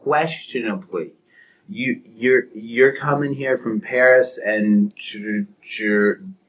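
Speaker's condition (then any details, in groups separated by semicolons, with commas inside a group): Stuttering; present for at least 10 to 12 years, speaking practice through Toastmasters, National Stuttering Association, TESA; severe stuttering; repeated sounds, repeated words, prolonged sounds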